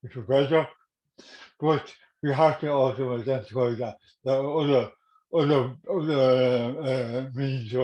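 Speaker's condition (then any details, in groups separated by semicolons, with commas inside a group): Cerebral palsy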